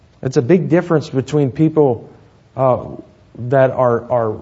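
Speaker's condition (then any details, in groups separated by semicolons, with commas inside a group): No condition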